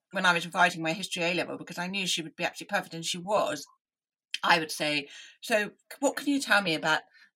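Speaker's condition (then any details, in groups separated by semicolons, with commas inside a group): Deafness; deaf from early age, analog hearing aids in childhood, hopeless and unwieldy, listening took effort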